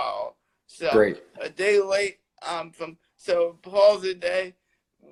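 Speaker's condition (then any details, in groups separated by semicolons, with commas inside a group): Cerebral palsy; lifelong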